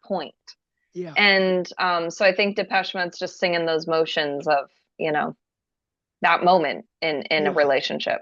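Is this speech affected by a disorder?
No.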